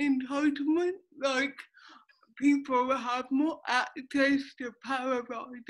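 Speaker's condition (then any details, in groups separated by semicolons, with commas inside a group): Cerebral palsy; affects speech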